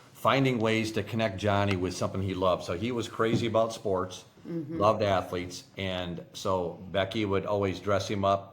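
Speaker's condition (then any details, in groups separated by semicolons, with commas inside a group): No condition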